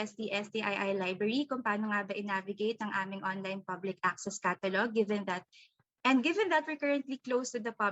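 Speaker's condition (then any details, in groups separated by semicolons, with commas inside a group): No condition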